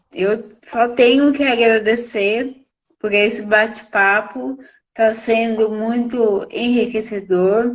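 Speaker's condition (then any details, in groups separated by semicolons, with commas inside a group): Cerebral palsy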